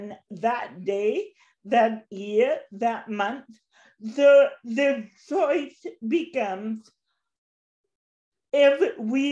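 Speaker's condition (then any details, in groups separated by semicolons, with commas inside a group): Cerebral palsy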